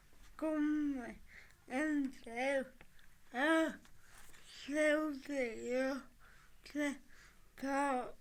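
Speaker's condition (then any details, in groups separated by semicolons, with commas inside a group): Cerebral palsy; from birth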